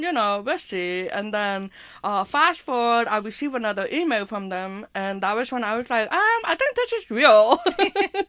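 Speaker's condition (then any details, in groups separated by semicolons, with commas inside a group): Hearing impairment with speech impairment; speech and hearing impairments sometimes affect talking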